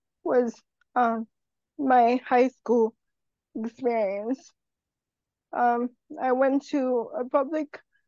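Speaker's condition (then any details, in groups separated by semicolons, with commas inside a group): Cerebral palsy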